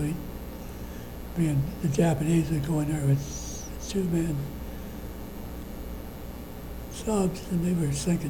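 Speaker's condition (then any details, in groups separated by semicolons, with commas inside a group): Parkinson's disease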